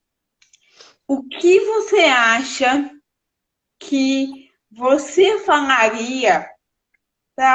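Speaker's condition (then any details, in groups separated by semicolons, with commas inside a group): Cerebral palsy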